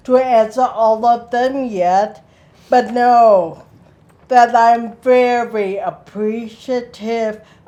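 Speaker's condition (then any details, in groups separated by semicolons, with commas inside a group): Speech impairment in rehabilitation; rehabilitation, daily physical, occupational, speech therapy, no longer uses walker; greatly improved, not yet fully recovered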